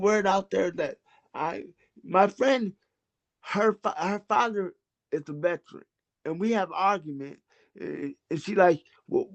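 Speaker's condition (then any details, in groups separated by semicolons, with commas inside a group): Cerebral palsy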